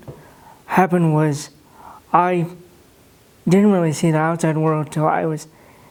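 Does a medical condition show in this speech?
Yes: cerebral palsy; right side weakest, mobility affected, stiffness; past physical therapy, botox tried, uses dictation software; no speech therapy, some words hard.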